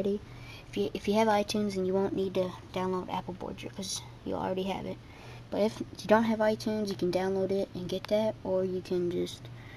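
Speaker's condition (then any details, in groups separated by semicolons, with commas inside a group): No condition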